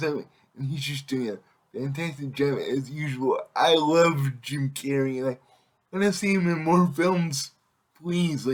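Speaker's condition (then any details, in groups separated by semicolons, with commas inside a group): Cerebral palsy; able to speak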